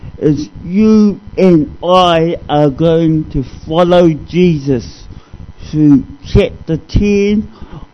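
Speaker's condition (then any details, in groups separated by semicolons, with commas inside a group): Cerebral palsy; discovered at age 2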